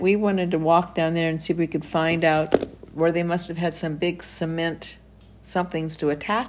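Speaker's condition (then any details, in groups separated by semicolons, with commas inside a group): No condition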